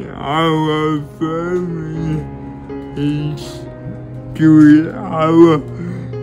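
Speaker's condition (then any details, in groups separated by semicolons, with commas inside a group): Cerebral palsy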